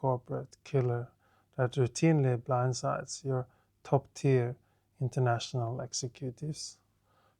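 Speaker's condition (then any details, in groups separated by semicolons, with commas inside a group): No condition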